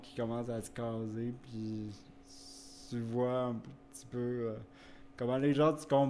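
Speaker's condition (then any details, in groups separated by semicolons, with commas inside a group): Cerebral palsy; wheelchair use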